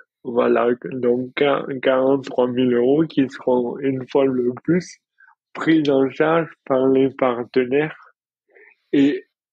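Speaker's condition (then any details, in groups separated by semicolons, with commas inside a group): Dystonia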